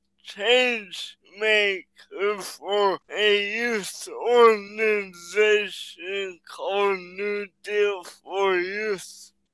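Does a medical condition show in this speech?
Yes: cerebral palsy; limits physical work such as flipping burgers or bagging groceries.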